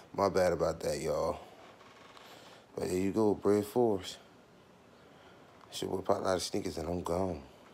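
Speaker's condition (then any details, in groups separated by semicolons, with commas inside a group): No condition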